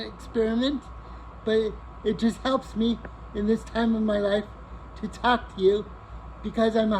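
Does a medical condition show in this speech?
Yes: cerebral palsy.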